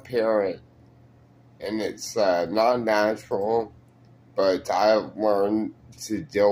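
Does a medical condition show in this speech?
Yes: multiple sclerosis.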